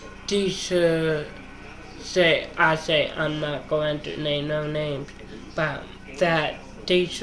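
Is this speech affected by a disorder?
Yes: mild cerebral palsy.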